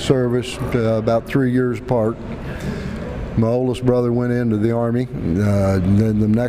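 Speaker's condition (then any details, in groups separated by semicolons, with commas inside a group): No condition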